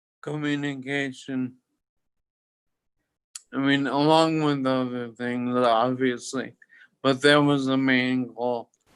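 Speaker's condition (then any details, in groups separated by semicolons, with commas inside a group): Toxic leukoencephalopathy, locked-in syndrome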